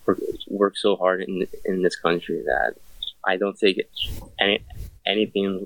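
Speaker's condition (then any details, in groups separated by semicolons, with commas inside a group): Stuttering; onset at a young age, always a problem growing up; still stutters; repeated sounds, repeated words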